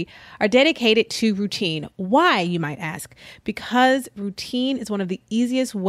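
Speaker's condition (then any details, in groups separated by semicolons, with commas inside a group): No condition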